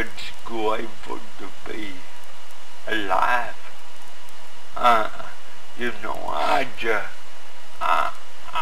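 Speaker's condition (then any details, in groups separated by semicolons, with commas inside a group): Cerebral palsy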